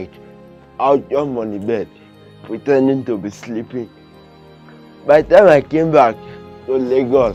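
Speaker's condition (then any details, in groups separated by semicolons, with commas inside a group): Cerebral palsy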